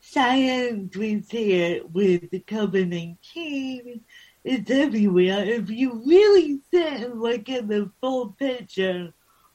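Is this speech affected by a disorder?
Yes: cerebral palsy.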